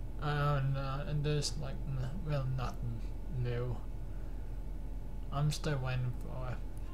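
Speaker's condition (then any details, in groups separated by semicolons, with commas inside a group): Cerebral palsy; cannot stand beyond 10 minutes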